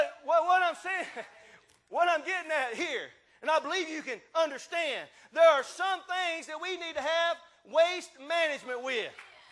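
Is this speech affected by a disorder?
No.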